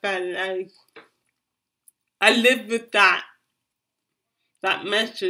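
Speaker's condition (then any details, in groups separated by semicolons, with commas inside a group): Cerebral palsy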